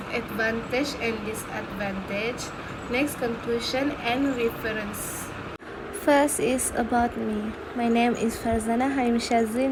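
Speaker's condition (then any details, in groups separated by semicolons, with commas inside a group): No condition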